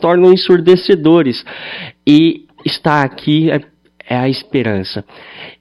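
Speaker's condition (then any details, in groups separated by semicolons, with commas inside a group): Cleft lip and palate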